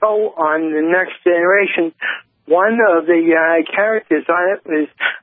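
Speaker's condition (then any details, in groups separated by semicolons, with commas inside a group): Cerebral palsy; diagnosed at age 55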